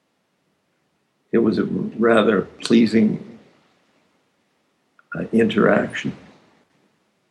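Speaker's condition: Aphasia after stroke; aphasia caused by stroke; words come out slowly, long silences, harder to weave complex stories, formerly gifted orator

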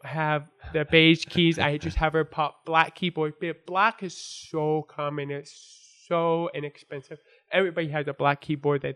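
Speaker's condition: Born deaf; congenital deafness from birth; had to learn to speak and hear, hard, first full sentence at age five, English difficult

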